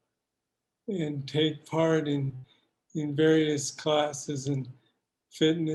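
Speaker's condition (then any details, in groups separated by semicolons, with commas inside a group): Parkinson's disease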